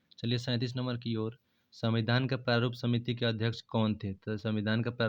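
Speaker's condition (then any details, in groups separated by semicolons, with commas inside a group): No condition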